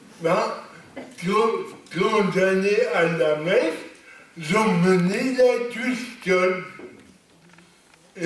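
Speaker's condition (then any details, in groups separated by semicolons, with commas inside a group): Cerebral palsy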